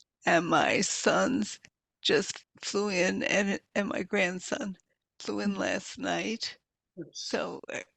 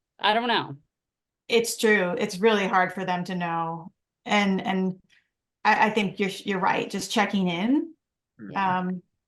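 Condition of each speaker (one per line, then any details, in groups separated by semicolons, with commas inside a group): Multiple sclerosis; progressive form, quadriplegic, wheelchair user; speech therapy, breathing exercises and humming, voice improving; voice had grown faint, used amplifier, weak breathing muscles
No condition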